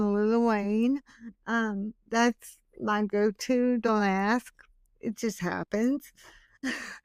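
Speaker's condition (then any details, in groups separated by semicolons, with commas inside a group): Hemiplegic cerebral palsy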